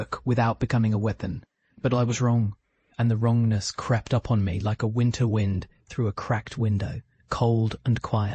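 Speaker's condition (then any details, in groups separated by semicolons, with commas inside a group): No condition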